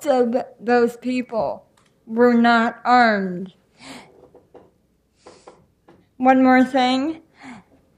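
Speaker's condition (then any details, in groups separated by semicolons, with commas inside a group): Cerebral palsy; slower speech, needs more time to say things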